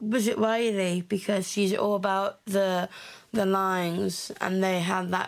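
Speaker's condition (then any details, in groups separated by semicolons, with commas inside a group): Down syndrome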